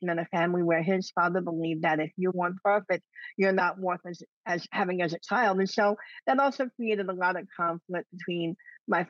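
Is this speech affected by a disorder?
Yes: cleft lip and palate; congenital cleft lip and palate, no single known cause, multiple surgeries throughout life, ongoing medical and dental needs.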